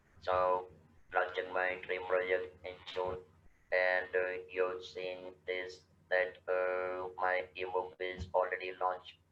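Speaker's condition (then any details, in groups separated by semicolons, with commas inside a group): Laryngectomy (vocal cords removed) after stage IV vocal cord cancer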